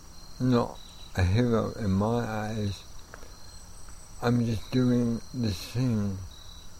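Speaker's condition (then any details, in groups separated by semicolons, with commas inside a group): ALS; progressive incurable, first sign trouble playing guitar, left arm affected, will eventually destroy movement and breathing; symptoms noticed last year, neurologist said likely ALS, still able to cycle long distances; voice already affected by condition, used to be fairly soft-spoken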